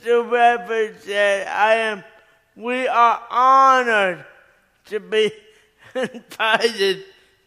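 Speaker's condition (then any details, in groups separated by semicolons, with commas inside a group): Cerebral palsy; three botox shots every 3 months at Vanderbilt relax arm muscles, allow straightening arm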